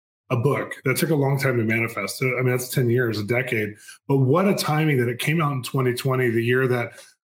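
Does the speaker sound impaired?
No.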